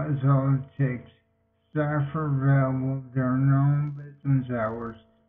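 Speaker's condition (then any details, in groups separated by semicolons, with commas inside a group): Multiple sclerosis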